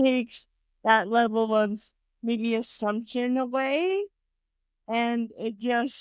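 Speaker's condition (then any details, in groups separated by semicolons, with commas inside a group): Cerebral palsy; diagnosed around one year, has had surgery; uses robotic walking device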